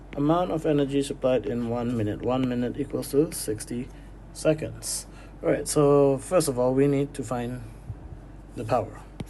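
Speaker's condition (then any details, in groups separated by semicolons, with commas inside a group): No condition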